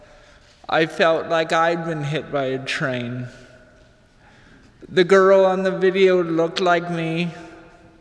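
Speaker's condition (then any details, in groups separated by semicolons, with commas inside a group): Cerebral palsy; slight limp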